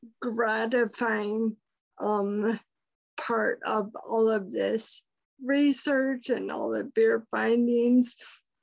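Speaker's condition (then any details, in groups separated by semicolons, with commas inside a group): Friedreich's ataxia; diagnosed about 20 years ago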